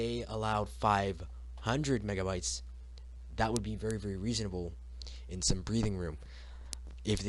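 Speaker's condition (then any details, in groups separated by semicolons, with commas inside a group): No condition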